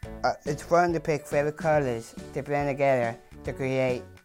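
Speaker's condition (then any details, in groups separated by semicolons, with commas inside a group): Down syndrome, trisomy 21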